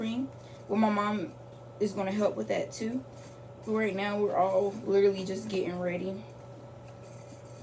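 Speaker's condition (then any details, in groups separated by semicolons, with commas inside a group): No condition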